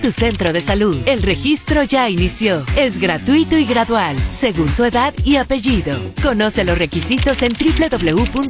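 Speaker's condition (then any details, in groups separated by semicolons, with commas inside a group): No condition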